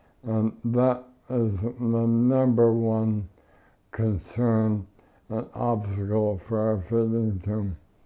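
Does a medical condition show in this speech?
Yes: ALS.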